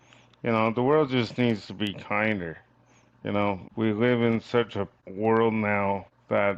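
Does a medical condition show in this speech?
Yes: cerebral palsy; from birth.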